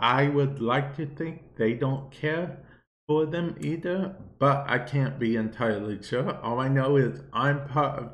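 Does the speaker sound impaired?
Yes: cerebral palsy; affects speech a bit, viewer asked why talking like that.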